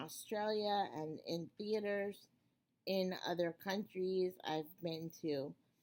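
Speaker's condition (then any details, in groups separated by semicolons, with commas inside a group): Cerebral palsy; wheelchair user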